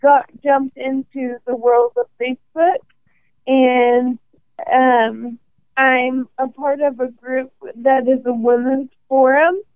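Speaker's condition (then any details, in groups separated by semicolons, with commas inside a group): ALS; first symptoms noticed in hand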